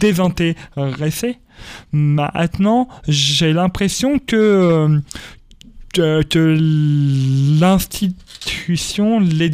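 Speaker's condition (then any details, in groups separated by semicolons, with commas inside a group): Stuttering; stuttering since early childhood at school, speech therapy helped, told elimination almost impossible; age 28, lives with stuttering and accepts it; stuttering persists, described by him as an accent; repeated sounds, prolonged sounds, blocks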